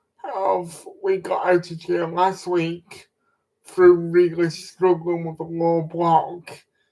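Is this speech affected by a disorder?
Yes: cerebral palsy.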